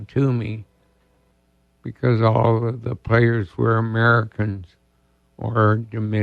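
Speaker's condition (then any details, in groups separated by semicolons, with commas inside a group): ALS; diagnosed about two years ago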